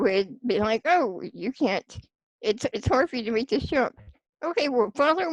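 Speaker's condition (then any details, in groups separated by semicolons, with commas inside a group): Spinal muscular atrophy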